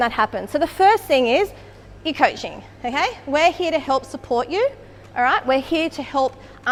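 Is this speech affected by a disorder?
No.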